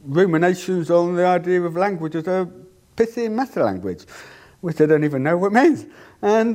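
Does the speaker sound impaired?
Yes: deafness; cannot hear own voice.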